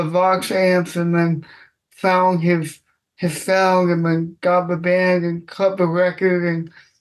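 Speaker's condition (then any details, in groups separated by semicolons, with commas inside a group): Cerebral palsy; self-conscious about speech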